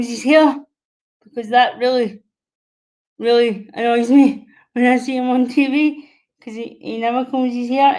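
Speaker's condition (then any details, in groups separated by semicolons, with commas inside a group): Cerebral palsy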